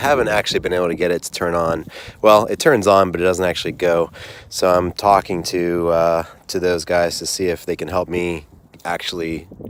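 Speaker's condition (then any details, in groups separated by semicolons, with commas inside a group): No condition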